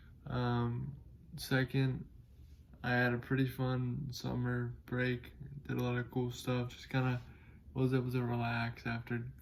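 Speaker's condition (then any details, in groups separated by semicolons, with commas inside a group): Cerebral palsy; able to speak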